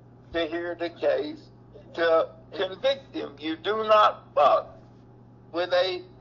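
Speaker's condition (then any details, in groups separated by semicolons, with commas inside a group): Cerebral palsy; reports being back on feet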